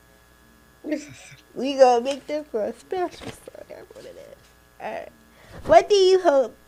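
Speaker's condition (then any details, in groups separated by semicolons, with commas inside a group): Cerebral palsy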